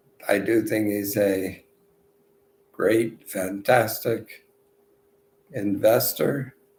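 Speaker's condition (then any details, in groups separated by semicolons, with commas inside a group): Multiple sclerosis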